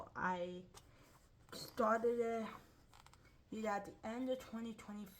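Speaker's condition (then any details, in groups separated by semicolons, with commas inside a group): Cerebral palsy; lifelong, ankle-foot orthoses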